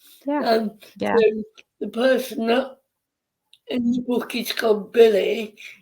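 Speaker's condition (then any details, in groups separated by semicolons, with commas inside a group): Cerebral palsy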